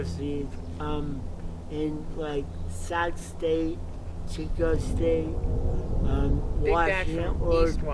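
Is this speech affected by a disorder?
Yes: cerebral palsy; from birth, wheelchair.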